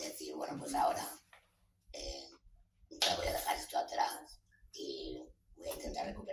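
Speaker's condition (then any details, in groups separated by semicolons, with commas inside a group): Total laryngectomy; total laryngectomy, head and neck cancer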